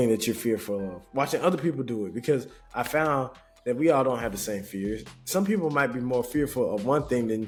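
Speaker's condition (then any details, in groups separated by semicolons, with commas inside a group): No condition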